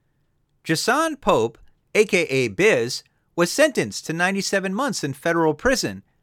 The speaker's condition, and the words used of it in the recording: None; typical speech.